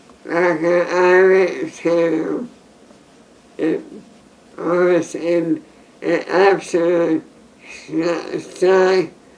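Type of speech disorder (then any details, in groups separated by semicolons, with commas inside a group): Slurred speech; motor neurone disease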